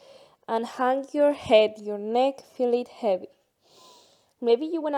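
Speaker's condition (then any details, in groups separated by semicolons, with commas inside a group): No condition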